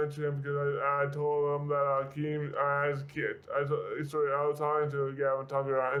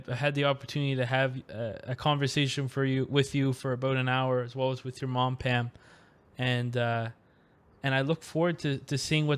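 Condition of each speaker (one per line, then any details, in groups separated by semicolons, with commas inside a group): Severe brain injury; severe, car crash, affects balance and mobility; years since injury, walking and talking; speech affected
No condition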